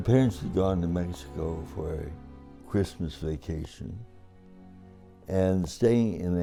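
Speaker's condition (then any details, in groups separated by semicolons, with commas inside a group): Cerebral palsy; from birth; able to hike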